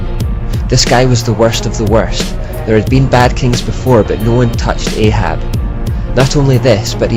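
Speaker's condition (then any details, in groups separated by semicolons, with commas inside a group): No condition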